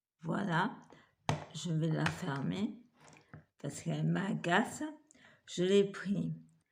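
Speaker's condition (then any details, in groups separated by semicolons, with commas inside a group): Multiple sclerosis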